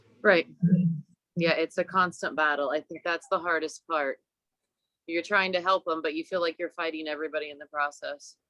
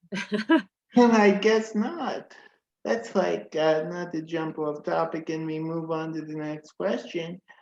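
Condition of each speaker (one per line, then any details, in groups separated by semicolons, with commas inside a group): No condition
Cerebral palsy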